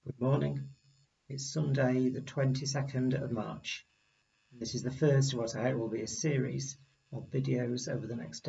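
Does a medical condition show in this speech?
No.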